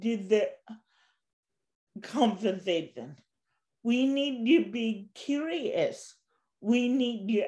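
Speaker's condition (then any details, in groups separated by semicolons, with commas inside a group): Cerebral palsy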